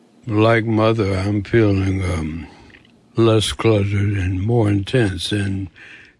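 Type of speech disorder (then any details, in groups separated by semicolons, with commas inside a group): Bulbar dysarthria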